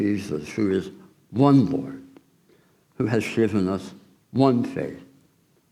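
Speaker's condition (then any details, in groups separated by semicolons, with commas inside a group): Tongue cancer surgery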